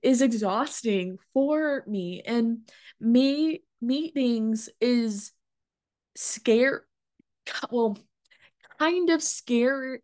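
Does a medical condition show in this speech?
Yes: stuttering; including blocks; more overwhelming than other stuttering, talking exhausting, fear of speaking; here repeated sounds, prolonged sounds, blocks.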